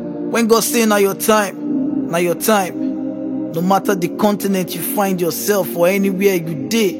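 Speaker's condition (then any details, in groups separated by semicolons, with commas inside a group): No condition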